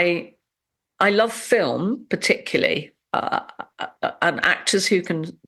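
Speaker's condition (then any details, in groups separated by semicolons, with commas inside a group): No condition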